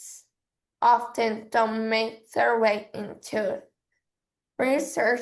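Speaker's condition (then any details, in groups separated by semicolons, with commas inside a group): Cerebral palsy; hard to talk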